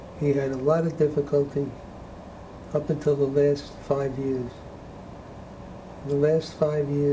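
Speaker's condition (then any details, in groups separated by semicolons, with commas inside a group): Dementia, moderate; intermediate stage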